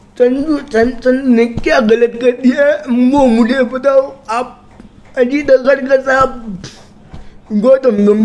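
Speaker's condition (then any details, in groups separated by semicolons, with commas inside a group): Cerebral palsy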